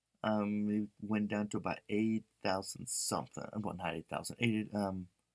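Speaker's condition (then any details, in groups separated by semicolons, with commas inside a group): No condition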